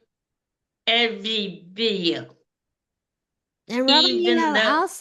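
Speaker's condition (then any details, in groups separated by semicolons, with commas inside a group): Cerebral palsy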